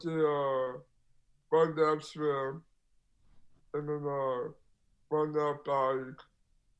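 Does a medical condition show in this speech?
Yes: Down syndrome; congenital.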